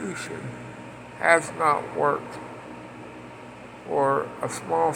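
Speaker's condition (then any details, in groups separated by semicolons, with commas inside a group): Parkinson's; speech impediment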